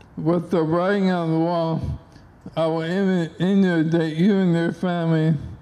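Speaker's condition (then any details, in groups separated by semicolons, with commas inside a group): ALS; onset left hand and arm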